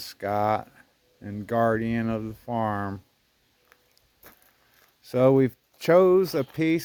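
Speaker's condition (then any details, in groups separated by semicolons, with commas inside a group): No condition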